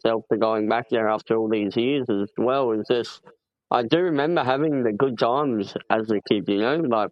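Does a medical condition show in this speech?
Yes: cleft palate; congenital.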